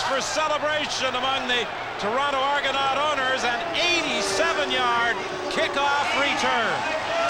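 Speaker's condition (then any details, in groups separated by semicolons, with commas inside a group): No condition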